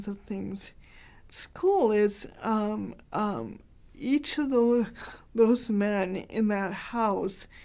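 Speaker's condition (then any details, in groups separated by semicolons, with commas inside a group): Cerebral palsy, mild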